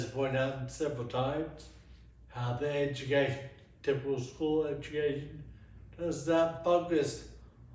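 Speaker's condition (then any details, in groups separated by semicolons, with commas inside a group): Friedreich's ataxia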